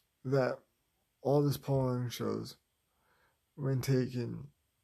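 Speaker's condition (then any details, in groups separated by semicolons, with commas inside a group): Cerebral palsy, spastic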